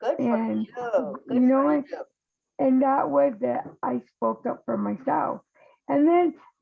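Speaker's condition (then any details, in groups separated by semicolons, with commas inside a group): Cerebral palsy; worsened with age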